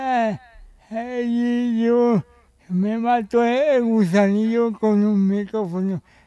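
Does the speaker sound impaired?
Yes: cerebral palsy; extra support for daily living since birth, Aspace Sevilla day centre for stimulation.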